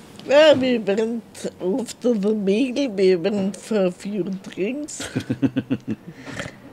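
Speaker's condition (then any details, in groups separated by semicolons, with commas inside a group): Multiple sclerosis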